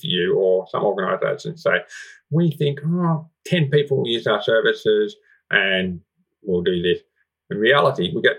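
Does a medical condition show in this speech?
Yes: profound deafness, congenital, severe profound hearing loss; profound deafness since birth, hearing aids, cochlear implant in worse ear, right ear better; relearned speech sounds after implant with NDIS-funded speech therapist specialised in hearing loss.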